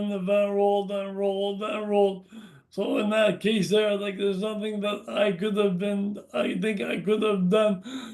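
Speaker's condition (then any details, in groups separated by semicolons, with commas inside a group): Brain injury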